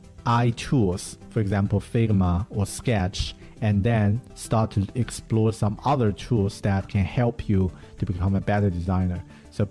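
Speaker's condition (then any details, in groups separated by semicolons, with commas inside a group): No condition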